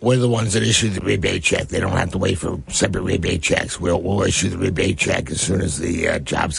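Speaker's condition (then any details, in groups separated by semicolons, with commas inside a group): Head and neck cancer; recent PET scan found no more cancer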